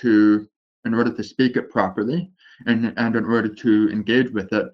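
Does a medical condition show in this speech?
Yes: deafness with speech impediment, born deaf; some words difficult to say, must adjust tongue to speak properly.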